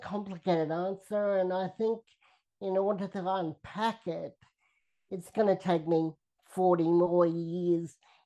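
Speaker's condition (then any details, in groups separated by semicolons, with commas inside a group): Cerebral palsy, spastic quadriplegia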